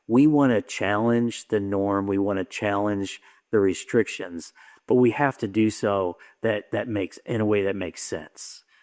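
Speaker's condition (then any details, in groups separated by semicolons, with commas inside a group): No condition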